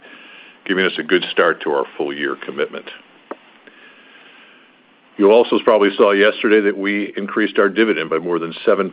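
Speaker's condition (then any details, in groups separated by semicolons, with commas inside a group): No condition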